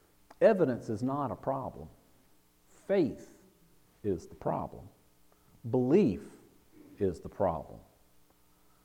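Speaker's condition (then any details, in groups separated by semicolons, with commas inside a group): No condition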